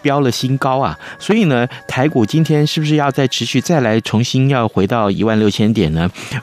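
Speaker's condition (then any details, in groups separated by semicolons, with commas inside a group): No condition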